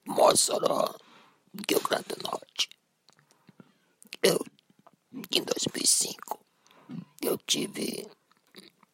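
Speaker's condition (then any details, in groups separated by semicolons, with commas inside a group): Laryngectomy; laryngeal cancer found after 2 months hoarseness, partial laryngectomy, 45 radiotherapy sessions, later total laryngectomy for stenosis; stenosis had blocked eating and breathing, eating restored through exercises, physiotherapy; esophageal voice learned through speech therapy exercises, also uses electrolarynx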